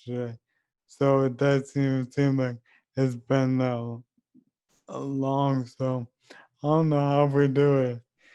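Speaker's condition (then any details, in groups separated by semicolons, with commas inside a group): ALS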